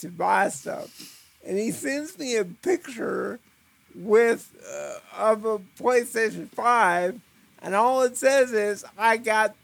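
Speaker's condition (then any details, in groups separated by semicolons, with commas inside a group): Cerebral palsy; difficulty focusing in VR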